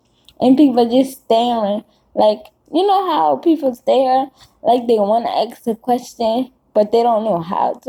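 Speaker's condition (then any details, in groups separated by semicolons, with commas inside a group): Cerebral palsy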